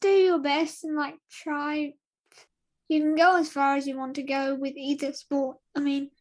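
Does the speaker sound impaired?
Yes: cerebral palsy; spastic dystonic quadriplegia, limits daily tasks such as getting dressed; age 12, physiotherapy by Claire Smart, Cerebral Palsy Alliance, past HABIT-ILE 66-hour intensive therapy, race runner.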